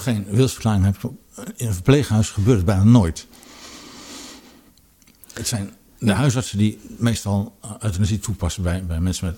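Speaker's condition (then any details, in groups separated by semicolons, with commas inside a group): Parkinson's disease; brain disease for almost eight years, walks with cane, falls regularly, stayed in Parkinson clinic; becomes choked up discussing topic, attributed partly to Parkinson; speaks with difficulty, audibly so now, harder than before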